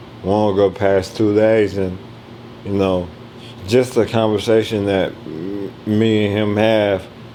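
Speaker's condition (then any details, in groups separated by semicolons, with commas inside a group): ALS; diagnosed at 27, about 4 years, cannot walk or eat independently; speech progressively lost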